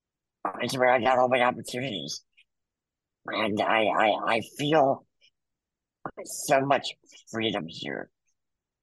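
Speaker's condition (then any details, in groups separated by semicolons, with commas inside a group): Muscular dystrophy; congenital, wheelchair user, back surgery at 14 followed by near-fatal pneumonia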